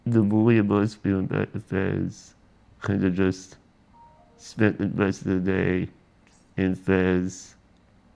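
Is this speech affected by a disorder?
Yes: spinal muscular atrophy.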